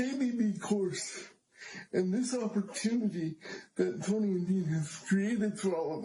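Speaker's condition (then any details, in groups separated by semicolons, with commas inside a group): Cerebral palsy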